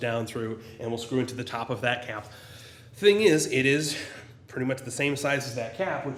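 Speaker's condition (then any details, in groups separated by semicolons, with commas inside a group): No condition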